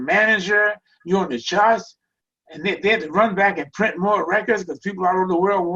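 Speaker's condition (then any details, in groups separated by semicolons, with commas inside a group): No condition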